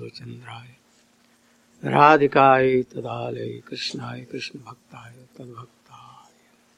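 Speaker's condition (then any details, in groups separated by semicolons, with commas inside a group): No condition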